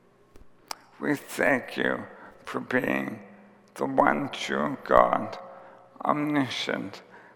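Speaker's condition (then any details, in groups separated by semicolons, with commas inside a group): ALS; diagnosed about two and a half years before recording, symptoms began about four years before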